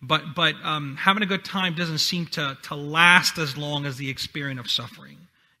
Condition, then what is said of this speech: No condition.